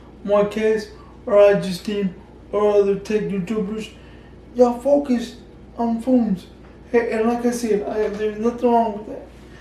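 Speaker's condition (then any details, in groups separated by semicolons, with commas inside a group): Cerebral palsy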